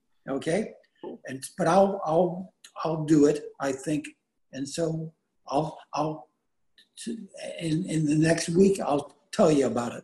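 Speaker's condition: Aphasia after stroke; aphasia caused by stroke; still improving daily, very tired every evening; can no longer speak Bulgarian, previously spoken fluently

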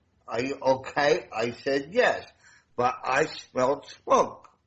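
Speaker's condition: Damaged voice box; self-conscious about voice

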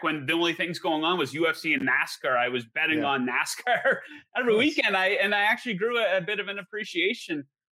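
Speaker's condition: No condition

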